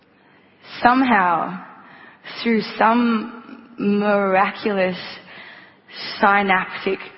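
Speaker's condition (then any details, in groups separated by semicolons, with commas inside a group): Stutter; lifelong stutter since childhood, proper nouns and names hardest, singing used as method when younger; age 28, ongoing stutter, lifelong dread of public speaking, performer; hesitates before names, swaps words at last minute via loophole method, sometimes thought drunk; prolonged sounds, blocks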